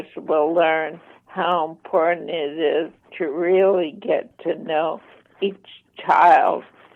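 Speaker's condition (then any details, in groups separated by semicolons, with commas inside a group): ALS, mild; voice slightly impaired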